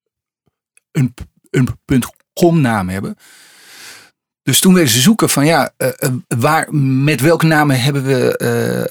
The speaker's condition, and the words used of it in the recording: Stuttering. En ja, dat doe ik over het algemeen als ik achter een microfoon zit.